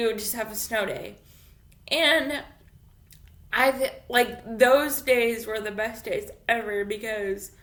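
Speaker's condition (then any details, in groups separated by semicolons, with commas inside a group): Cerebral palsy; infant ventilator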